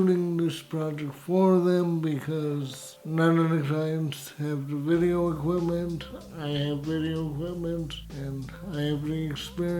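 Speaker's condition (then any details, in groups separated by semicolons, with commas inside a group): Cerebral palsy, severe; spastic type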